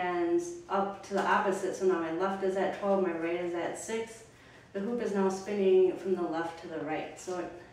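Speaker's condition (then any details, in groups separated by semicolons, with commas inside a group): No condition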